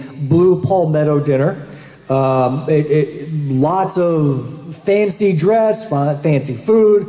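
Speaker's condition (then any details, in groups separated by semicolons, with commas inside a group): No condition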